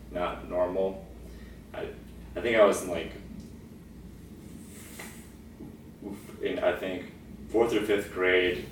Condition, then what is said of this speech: Stuttering. That when I'm alone, I speak fluently, or when I'm swearing, I also speak fluently.